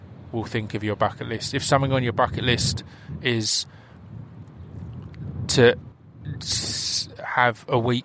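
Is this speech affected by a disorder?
Yes: stutter; hypnosis as a teen to help stutter and relax; stutters at some point every episode, d and m sounds reportedly troublesome; here prolonged sounds, blocks.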